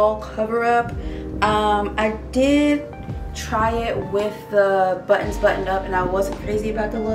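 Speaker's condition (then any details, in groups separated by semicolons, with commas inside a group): No condition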